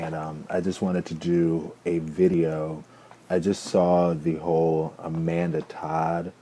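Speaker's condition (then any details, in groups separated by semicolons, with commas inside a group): No condition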